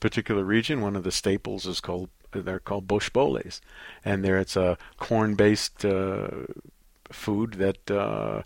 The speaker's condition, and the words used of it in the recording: None; typical speech.